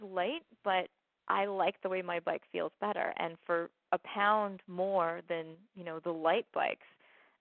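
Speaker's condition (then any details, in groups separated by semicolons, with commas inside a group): No condition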